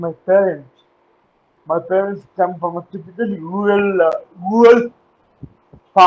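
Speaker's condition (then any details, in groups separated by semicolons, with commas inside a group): Cerebral palsy; uses wheelchair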